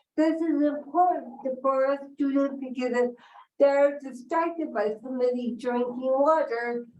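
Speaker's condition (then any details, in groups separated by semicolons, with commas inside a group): Cerebral palsy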